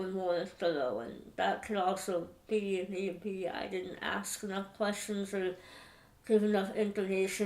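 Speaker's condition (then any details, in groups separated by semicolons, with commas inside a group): Moebius syndrome; small tongue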